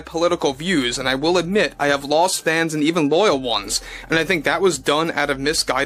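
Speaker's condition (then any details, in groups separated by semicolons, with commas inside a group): No condition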